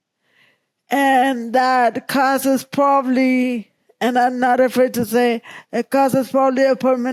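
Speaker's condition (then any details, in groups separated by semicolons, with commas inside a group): Cerebral palsy; present from birth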